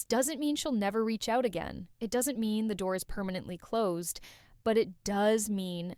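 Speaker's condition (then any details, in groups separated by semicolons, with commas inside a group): No condition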